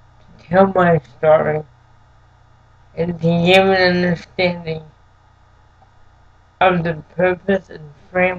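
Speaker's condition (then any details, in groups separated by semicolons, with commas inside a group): Cerebral palsy; present from birth, affects movement and speech; speaks slightly differently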